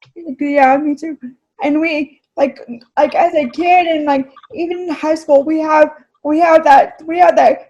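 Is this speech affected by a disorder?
Yes: cerebral palsy; since birth.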